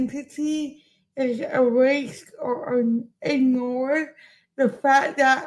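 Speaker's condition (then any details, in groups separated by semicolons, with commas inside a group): Cerebral palsy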